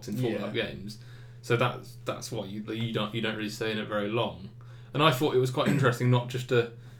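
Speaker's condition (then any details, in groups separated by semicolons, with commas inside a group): No condition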